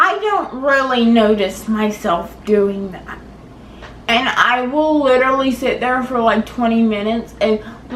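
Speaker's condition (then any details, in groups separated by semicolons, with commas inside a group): Cerebral palsy; spastic type, possibly mixed, never fully evaluated; teenager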